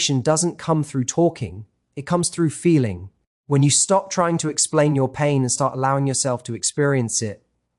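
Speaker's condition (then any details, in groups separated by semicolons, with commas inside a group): No condition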